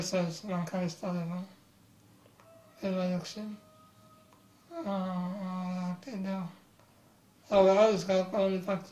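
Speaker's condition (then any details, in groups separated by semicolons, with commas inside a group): Muscular dystrophy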